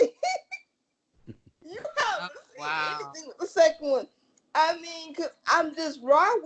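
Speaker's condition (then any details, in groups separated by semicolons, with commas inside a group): Cerebral palsy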